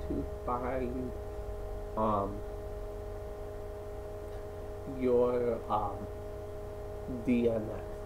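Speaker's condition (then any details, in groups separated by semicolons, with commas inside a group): Cerebral palsy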